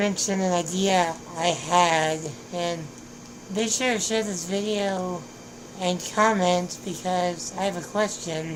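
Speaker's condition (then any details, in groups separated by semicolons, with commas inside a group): Spinal muscular atrophy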